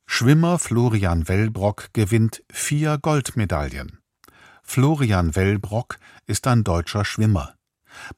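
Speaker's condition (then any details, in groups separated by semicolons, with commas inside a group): No condition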